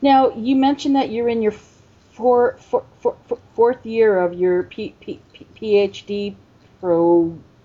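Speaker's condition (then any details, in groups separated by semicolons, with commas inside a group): Stuttering; stuttering from age 5, covert most of life, hidden from fear of rejection and social punishment; comfortable with stuttering, no longer hiding it, first NSA covert stuttering exposed workshop four years ago; milder than many who stutter, but not fluent; repeated sounds, prolonged sounds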